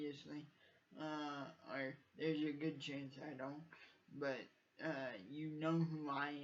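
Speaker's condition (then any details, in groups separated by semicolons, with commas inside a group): Cerebral palsy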